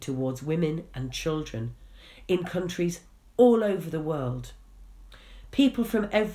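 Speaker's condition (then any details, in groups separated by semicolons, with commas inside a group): No condition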